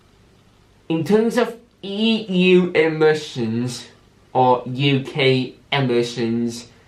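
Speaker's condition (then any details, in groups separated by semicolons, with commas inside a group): Cerebral palsy with stammer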